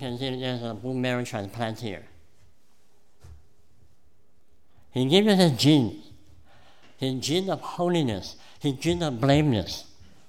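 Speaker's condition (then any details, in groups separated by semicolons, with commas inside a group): Cleft palate; congenital cleft palate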